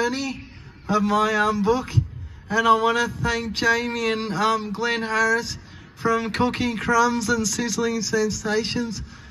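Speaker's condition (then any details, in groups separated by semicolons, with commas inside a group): Cerebral palsy; from birth, years of surgery and therapy to walk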